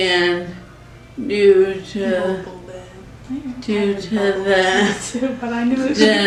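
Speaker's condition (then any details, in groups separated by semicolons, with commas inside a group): ALS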